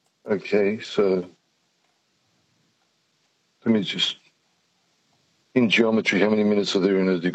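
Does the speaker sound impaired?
Yes: Parkinson's; jittery, attributed to Parkinson's.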